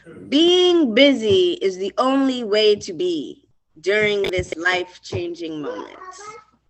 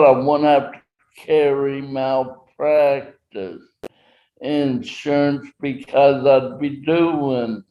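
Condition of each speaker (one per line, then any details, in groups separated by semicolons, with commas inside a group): No condition
Traumatic brain injury; 39 years since injury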